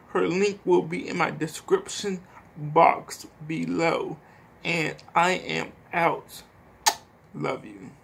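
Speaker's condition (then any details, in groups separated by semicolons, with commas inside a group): Cerebral palsy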